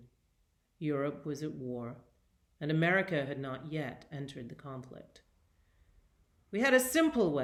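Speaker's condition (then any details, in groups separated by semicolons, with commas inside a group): No condition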